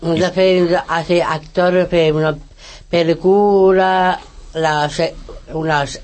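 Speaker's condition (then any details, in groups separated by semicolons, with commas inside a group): Down syndrome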